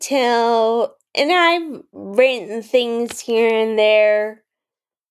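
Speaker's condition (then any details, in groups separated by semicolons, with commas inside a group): Friedreich's ataxia; diagnosed at 17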